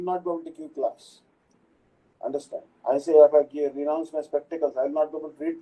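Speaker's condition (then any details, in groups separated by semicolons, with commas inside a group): No condition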